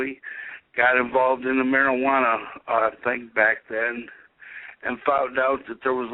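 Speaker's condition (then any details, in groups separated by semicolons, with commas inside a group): Cerebral palsy; severe muscle spasms, spastic legs, uses wheelchair; medical marijuana, morning spasticity, stands briefly to transfer, frequent falls; able to speak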